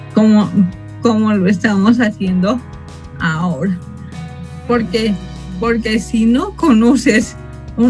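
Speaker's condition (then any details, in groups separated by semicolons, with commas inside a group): Cerebral palsy from birth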